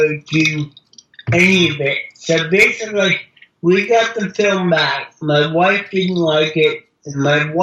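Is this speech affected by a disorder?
Yes: cerebral palsy; mild speech impediment.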